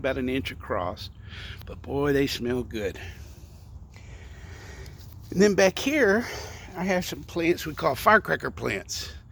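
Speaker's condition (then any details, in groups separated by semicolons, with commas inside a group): No condition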